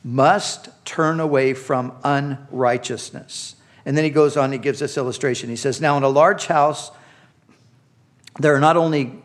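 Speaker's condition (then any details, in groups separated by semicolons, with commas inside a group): No condition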